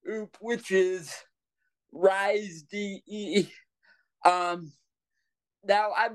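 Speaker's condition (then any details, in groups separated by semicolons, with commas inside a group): Cerebral palsy; present from birth, brain blood vessel burst acting like stroke, walker when little, power wheelchair since age five, completely non-ambulatory; trouble with breath control earlier in recording, needs to catch breath at times; breathing struggles some days affect speech, voice lags behind thoughts when excited or nervous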